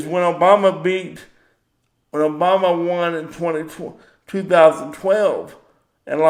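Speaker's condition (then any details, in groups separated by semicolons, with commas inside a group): Cerebral palsy; power wheelchair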